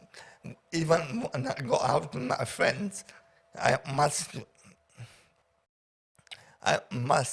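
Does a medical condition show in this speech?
Yes: paraplegia with essential tremor.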